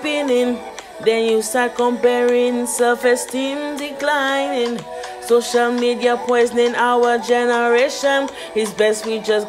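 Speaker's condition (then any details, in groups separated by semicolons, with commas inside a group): No condition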